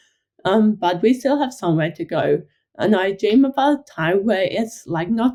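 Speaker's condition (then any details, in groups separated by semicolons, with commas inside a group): Ataxic cerebral palsy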